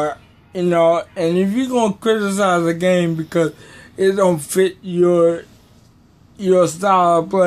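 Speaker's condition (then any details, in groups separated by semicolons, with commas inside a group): Cerebral palsy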